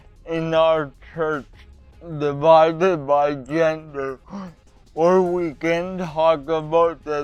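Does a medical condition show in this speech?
Yes: cerebral palsy; voice often not understood.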